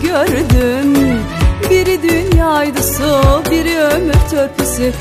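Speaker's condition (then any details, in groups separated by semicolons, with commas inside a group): No condition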